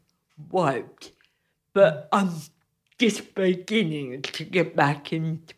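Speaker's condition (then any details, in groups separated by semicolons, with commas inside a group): Cerebral palsy; careful movement needed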